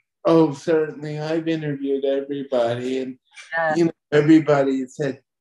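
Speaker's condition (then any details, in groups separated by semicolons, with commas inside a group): Cerebral palsy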